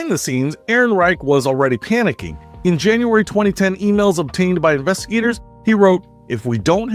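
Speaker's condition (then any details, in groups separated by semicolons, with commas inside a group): No condition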